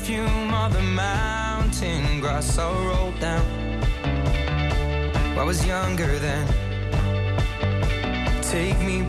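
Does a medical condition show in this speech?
No.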